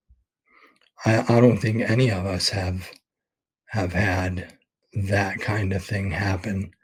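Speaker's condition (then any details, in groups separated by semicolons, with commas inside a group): ALS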